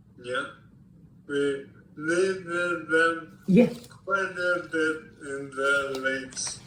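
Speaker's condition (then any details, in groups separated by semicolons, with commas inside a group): ALS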